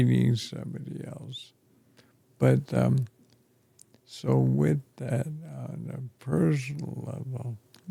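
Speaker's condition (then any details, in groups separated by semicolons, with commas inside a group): ALS; affects chest and throat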